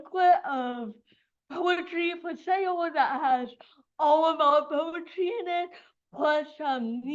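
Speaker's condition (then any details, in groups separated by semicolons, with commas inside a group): Cerebral palsy; brain damage around birth, affects walking and speech, wears braces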